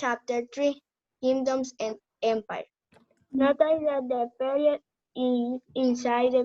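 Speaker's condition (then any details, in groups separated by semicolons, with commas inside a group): No condition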